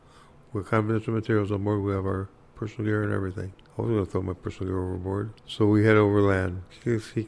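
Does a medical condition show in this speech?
Yes: Parkinson's disease; speech affected very significantly, hard time talking.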